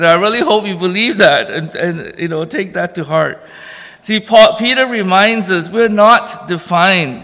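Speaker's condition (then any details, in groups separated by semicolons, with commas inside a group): No condition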